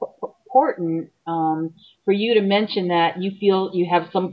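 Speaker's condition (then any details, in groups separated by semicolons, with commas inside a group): No condition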